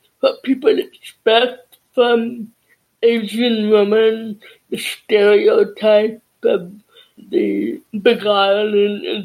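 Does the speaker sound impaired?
Yes: cerebral palsy and deafness.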